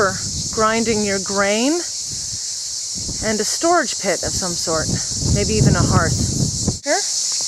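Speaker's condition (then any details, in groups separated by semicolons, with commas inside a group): No condition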